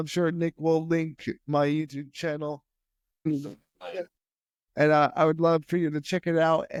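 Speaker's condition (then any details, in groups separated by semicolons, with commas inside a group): Spastic quadriplegia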